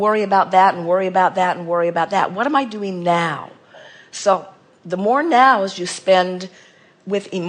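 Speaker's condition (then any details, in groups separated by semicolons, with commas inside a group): No condition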